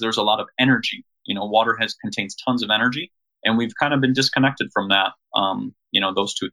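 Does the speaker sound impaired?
No.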